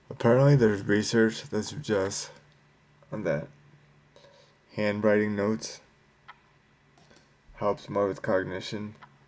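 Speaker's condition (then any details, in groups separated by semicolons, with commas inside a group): Cerebral palsy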